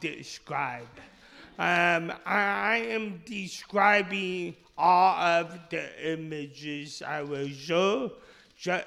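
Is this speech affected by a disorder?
Yes: speech impediment; speech impediment since childhood.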